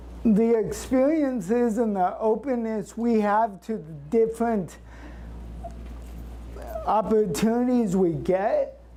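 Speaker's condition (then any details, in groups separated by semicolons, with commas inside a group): Cerebral palsy; since birth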